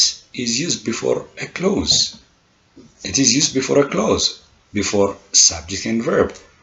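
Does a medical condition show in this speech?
No.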